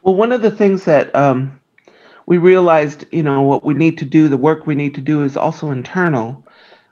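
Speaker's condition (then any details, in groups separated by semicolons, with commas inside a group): No condition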